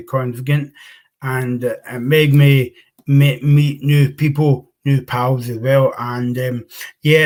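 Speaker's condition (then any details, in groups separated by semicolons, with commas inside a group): Cerebral palsy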